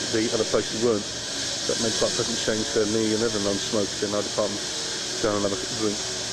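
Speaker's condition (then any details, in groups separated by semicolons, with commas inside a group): No condition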